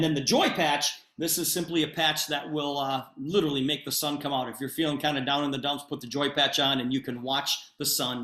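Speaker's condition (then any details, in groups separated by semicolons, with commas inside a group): No condition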